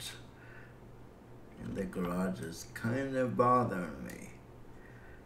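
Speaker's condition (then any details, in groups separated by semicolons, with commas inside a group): Cerebral palsy; breathing fine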